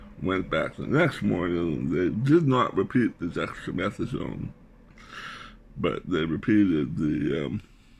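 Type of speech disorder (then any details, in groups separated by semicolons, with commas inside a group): Speech after glossectomy; tongue cancer glossectomy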